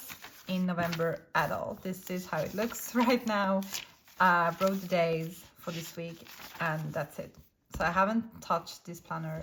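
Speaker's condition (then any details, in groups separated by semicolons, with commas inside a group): No condition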